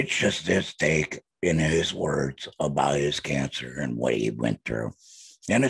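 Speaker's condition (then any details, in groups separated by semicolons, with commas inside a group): Laryngectomy, voice prosthesis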